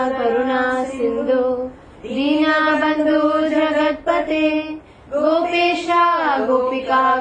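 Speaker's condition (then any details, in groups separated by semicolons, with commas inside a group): No condition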